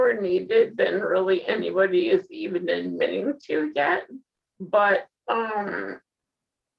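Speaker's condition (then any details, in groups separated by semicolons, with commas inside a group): Spinal muscular atrophy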